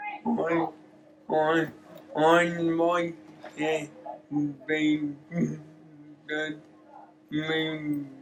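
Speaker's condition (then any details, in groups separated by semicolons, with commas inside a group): Cerebral palsy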